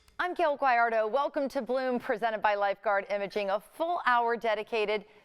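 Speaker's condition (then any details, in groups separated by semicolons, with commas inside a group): No condition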